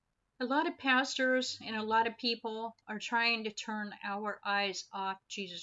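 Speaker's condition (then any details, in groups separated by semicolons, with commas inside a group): No condition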